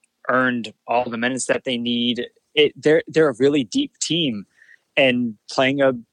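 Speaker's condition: No condition

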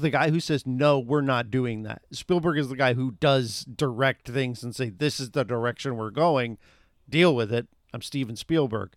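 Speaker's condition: No condition

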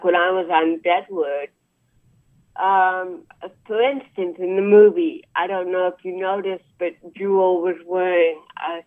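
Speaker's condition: Cerebral palsy; about 63 years old

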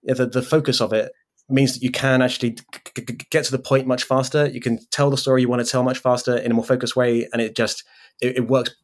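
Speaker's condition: Stutter; makes recording podcasts difficult, still runs own podcast; repeated sounds, repeated words

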